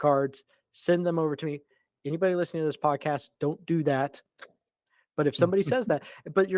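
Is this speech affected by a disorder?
No.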